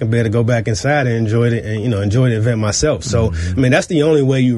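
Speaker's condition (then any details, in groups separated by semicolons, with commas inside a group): No condition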